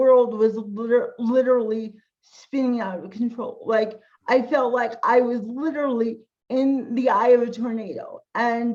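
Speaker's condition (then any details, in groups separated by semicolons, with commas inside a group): Cerebral palsy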